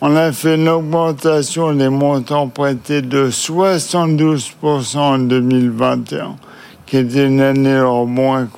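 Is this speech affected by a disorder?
Yes: ALS (Charcot's disease); diagnosed about 2 years ago, first symptoms mistaken for tendinitis, many tests initially normal; brain left intact by the disease; difficult voice, hard to hear, viewers may need to raise TV volume or switch channel.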